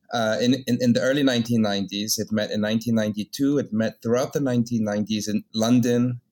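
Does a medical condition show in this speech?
No.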